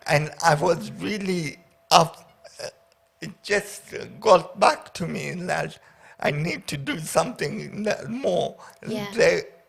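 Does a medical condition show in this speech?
Yes: paraplegia with essential tremor.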